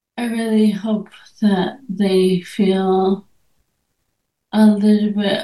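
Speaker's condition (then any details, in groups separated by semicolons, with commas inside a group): ALS; motor neurone disease, progressive muscle weakness, wheelchair user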